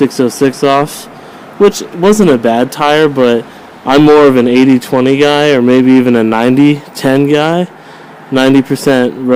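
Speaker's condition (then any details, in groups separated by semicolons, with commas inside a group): No condition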